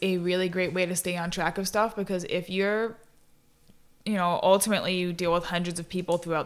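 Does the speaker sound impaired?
No.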